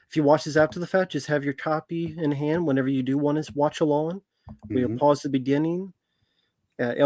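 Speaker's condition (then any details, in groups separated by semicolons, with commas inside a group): No condition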